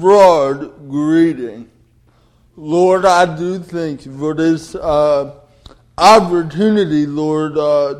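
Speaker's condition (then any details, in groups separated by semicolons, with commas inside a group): Cerebral palsy; Kennedy Krieger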